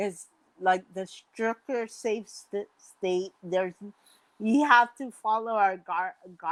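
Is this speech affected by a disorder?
Yes: mild cerebral palsy.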